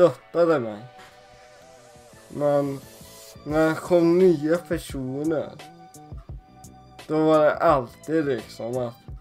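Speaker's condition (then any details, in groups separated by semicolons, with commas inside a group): Cerebral palsy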